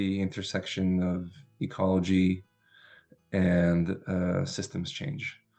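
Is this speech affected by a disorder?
No.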